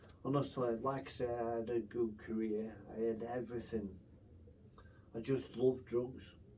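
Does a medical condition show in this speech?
Yes: brain infection with surgery.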